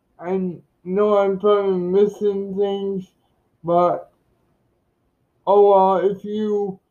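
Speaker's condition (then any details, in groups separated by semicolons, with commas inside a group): Cerebral palsy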